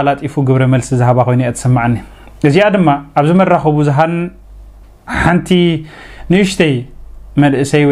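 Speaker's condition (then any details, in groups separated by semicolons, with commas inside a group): No condition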